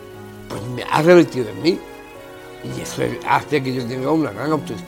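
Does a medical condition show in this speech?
Yes: Down syndrome; congenital, age 44.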